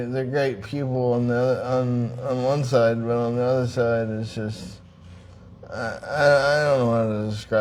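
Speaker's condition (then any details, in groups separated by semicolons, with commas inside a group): Traumatic brain injury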